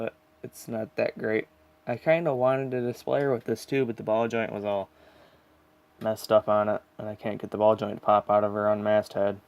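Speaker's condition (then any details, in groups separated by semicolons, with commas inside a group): No condition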